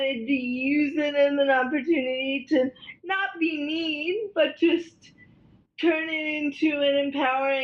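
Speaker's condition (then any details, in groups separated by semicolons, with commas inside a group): Cerebral palsy, spastic quadriplegia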